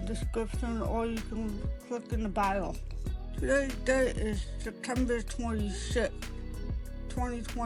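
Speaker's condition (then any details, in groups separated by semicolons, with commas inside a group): Cerebral palsy; later onset, hearing loss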